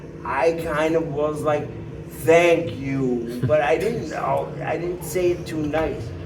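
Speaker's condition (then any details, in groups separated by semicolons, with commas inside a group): Cerebral palsy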